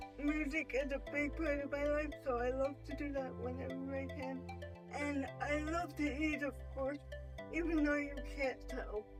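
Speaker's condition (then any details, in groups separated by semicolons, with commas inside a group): Spastic quadriplegic cerebral palsy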